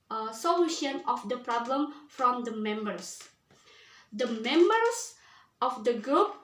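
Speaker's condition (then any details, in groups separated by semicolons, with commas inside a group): No condition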